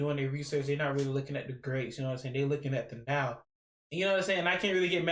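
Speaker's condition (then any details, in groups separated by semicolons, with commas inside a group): No condition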